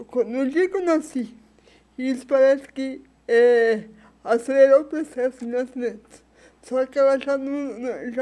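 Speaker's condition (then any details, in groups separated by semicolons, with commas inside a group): Cerebral palsy; spasticity, premature birth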